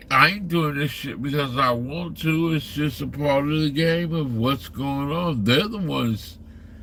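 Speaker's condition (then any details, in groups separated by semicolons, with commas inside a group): Slurred speech; still slurs words occasionally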